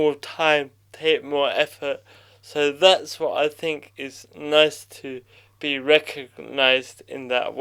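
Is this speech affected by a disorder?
Yes: cerebral palsy.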